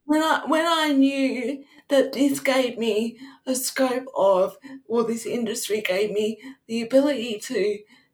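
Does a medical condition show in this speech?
Yes: cerebral palsy; wheelchair user, needs support worker, none available pre-NDIS; speech higher on bad days, people on cam often think drunk at first.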